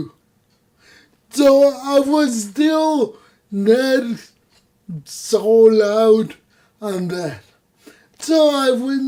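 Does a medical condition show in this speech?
Yes: cerebral palsy; voice.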